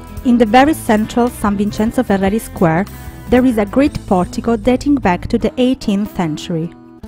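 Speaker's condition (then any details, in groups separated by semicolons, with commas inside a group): No condition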